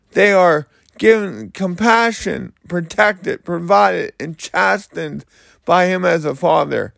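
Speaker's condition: Cerebral palsy; slurred speech

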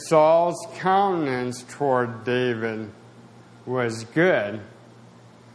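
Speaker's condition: Spasticity, mild

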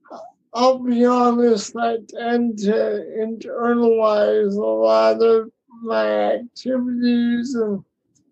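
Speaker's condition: Cerebral palsy; adaptive yoga with breath work

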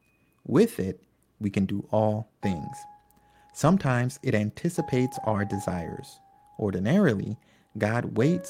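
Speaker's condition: No condition

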